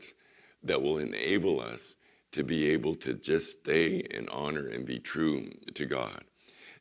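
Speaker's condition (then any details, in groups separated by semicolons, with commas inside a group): Vocal cord surgery recovery; resting voice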